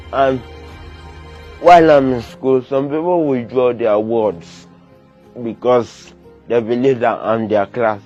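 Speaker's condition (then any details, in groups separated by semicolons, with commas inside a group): Cerebral palsy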